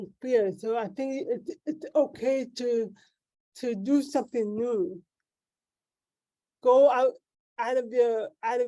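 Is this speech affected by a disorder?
Yes: cerebral palsy.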